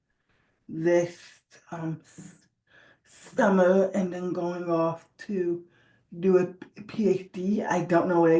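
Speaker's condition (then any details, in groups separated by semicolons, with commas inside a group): Cerebral palsy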